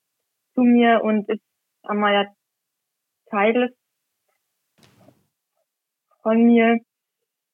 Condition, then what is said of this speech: Stuttering. Natürlich war es nicht stotterfrei, um Gottes Willen